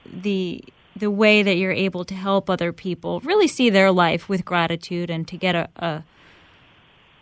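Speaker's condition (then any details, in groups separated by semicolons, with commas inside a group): No condition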